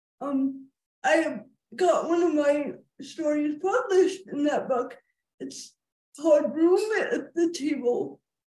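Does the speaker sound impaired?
Yes: cerebral palsy, quadriplegia; born 2.6 pounds at University of Michigan Hospital Ann Arbor, cannot use arms, legs; speech recognition since 1994, throat dries while talking, drinks and breaks clear throat, nurse helps; self-described clear voice, dry throat during talk, hosts want to understand better.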